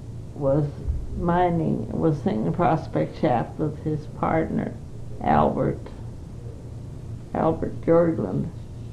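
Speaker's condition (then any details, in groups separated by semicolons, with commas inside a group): Parkinson's; not very able to do much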